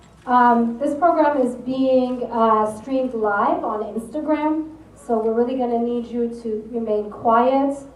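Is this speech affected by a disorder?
No.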